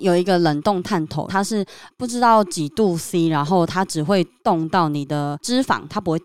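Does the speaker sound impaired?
Yes: submucous cleft palate; submucous cleft palate since childhood, former underbite, braces, insurance-covered orthognathic surgery advancing upper, retracting lower jaw.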